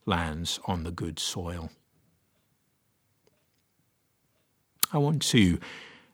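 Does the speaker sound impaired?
No.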